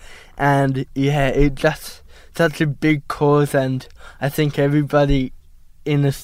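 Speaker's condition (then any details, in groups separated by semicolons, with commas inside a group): Cerebral palsy; has driving license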